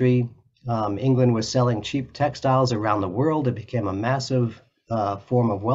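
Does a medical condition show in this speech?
No.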